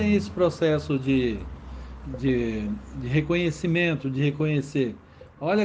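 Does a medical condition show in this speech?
No.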